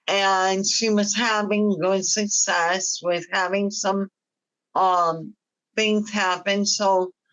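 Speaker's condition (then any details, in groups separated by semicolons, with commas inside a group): Myasthenia gravis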